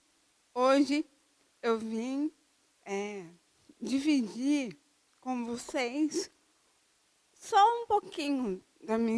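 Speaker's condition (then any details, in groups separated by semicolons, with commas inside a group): Cerebral palsy; from birth, uses wheelchair; 38 years old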